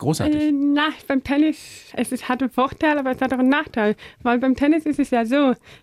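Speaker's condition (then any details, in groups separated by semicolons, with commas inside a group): Deafness; lip-reads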